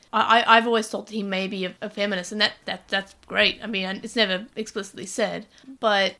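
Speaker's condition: No condition

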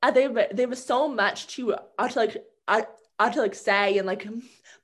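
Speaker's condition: Stuttering; stuttering since childhood, has had speech therapy; speaks in a different way, self-described as communicating just fine; blocks

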